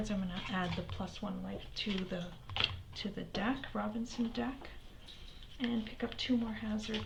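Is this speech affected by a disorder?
No.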